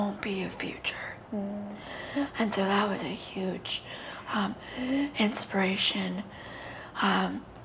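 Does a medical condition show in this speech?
Yes: cerebral palsy; very premature birth.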